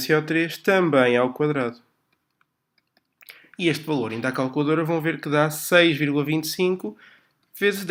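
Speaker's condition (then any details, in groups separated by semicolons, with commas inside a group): No condition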